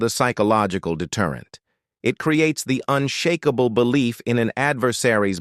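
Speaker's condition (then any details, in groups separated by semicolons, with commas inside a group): No condition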